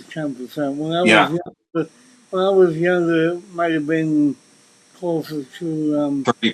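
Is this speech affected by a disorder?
Yes: cerebral palsy; speech impediment.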